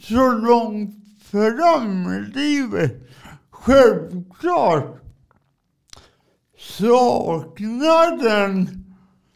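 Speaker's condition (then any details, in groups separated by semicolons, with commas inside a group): Cerebral palsy; from birth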